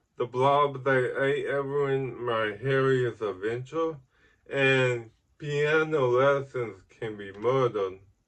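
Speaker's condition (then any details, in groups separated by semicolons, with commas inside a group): Ataxic cerebral palsy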